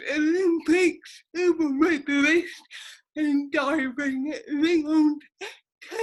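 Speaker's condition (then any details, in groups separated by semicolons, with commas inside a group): Cerebral palsy; affects speech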